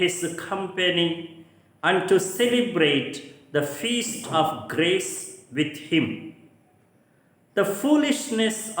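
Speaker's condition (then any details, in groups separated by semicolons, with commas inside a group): No condition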